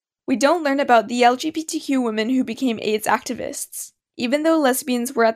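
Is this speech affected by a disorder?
No.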